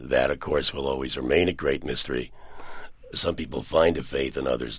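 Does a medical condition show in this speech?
Yes: partial laryngectomy for throat cancer; 80% larynx removed, Cleveland Clinic experimental surgery attaching left neck muscles, long-term trach; years after surgery, voice improved, often complimented as sexy; unable to speak about two years, once sounded like Brando, voice now improved but noticeably altered.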